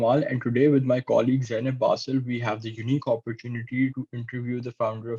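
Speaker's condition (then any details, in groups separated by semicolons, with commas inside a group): No condition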